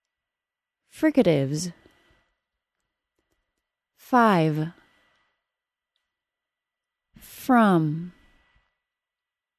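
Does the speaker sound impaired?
No.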